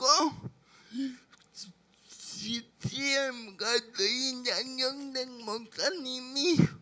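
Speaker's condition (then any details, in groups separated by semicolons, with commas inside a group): Brain lesion disability grade 1, severe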